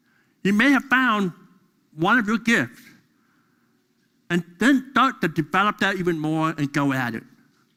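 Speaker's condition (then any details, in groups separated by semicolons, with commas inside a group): Deafness; deaf during school years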